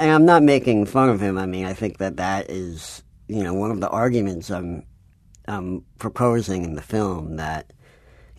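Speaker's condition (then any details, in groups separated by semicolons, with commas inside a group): Cleft palate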